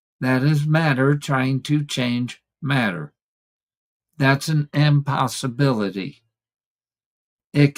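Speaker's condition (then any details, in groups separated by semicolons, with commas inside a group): ALS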